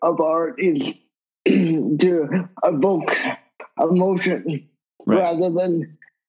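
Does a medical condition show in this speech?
Yes: cerebral palsy; wheelchair user.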